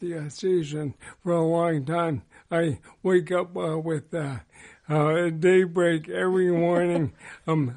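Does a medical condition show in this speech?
Yes: ALS; progressive motor neuron disease, slower progression than most.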